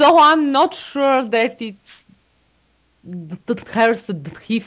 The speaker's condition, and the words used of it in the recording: Stuttering. I mean, it depends on my ability in it and on my processing time.